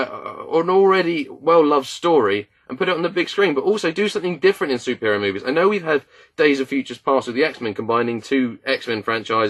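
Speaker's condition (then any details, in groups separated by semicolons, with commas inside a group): No condition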